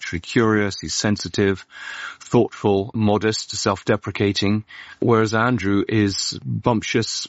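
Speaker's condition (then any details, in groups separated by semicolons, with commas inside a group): No condition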